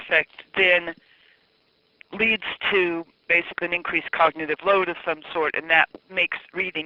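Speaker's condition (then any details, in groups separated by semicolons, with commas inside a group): No condition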